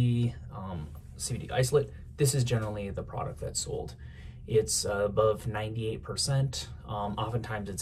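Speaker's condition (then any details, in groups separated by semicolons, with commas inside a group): No condition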